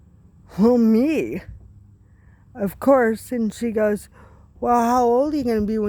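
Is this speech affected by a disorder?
Yes: cerebral palsy.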